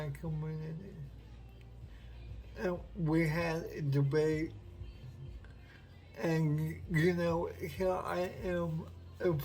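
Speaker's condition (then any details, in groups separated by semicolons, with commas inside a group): Cerebral palsy; uses wheelchair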